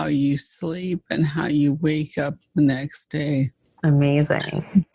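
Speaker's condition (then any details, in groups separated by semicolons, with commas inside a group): ALS (Lou Gehrig's disease)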